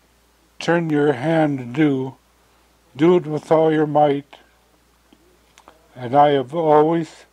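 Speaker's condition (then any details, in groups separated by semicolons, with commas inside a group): Stroke; slurred speech after stroke, hard time finding words, shaky voice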